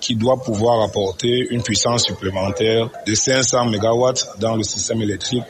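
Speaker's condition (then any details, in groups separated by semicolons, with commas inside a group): No condition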